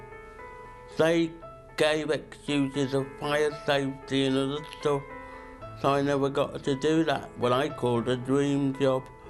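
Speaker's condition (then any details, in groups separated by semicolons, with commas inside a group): Cerebral palsy; diagnosed in childhood, spastic, body spasms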